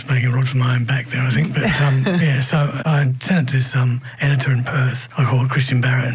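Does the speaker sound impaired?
Yes: early onset Parkinson's disease; early diagnosis; can no longer play guitar; voice affected, host says clearly understood.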